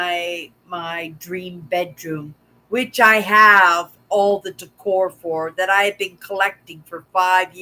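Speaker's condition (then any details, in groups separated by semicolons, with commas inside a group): No condition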